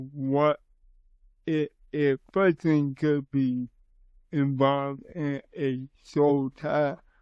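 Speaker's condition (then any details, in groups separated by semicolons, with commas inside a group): Cerebral palsy; from birth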